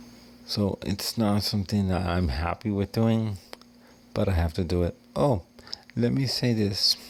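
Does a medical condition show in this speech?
Yes: cerebral palsy; wheelchair user.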